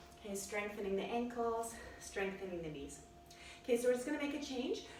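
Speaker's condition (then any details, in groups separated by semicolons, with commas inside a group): No condition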